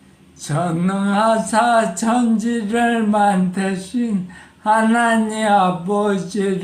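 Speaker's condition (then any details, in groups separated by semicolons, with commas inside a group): Parkinson's disease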